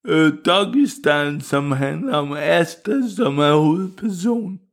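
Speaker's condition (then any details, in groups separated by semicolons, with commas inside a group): Cerebral palsy; wheelchair user, first recorded as mentally retarded before cerebral palsy diagnosis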